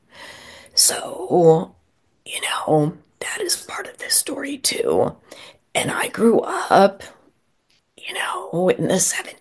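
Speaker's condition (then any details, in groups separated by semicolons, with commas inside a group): Spasmodic dysphonia; neurological voice disorder, Vocal cord spasms seen on nasal scope, onset at speaking panel, cause unclear; year and a half since diagnosis, Vocal therapy, Jim Bostock's Vocal Freedom Program, LA support group; voice dried then lost, vowels hard, at worst inaudible, hard to talk and breathe, long whispering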